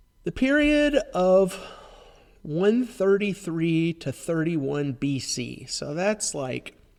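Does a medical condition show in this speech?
No.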